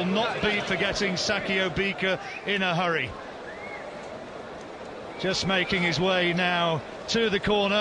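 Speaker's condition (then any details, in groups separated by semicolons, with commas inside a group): No condition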